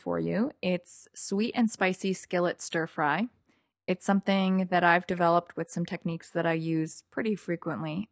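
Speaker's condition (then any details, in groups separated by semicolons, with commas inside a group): No condition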